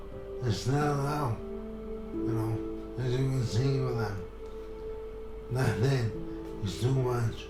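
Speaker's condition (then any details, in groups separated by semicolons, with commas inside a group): Motor neurone disease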